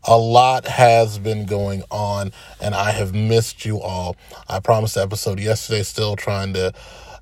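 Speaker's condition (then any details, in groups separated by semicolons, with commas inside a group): No condition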